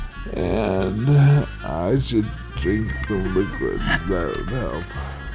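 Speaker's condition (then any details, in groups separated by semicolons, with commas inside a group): Multiple sclerosis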